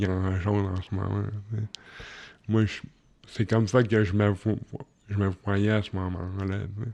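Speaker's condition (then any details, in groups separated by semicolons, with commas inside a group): Cerebral palsy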